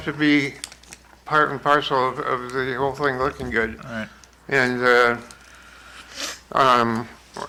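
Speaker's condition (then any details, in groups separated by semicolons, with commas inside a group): Parkinson's; severe, shaking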